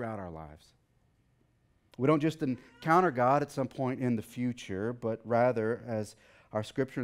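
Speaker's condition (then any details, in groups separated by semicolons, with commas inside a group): No condition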